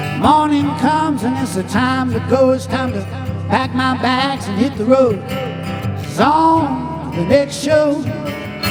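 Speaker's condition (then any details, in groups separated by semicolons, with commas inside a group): No condition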